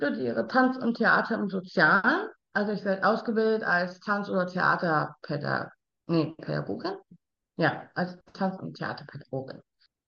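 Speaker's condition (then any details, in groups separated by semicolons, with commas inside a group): Down syndrome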